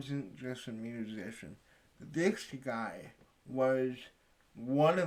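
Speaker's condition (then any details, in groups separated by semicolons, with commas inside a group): Cerebral palsy; speech affected by cerebral palsy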